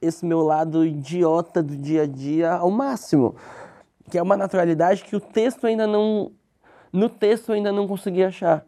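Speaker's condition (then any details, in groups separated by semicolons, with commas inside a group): Cleft lip; congenital cleft lip, open fissure at birth, two surgeries in first six months of life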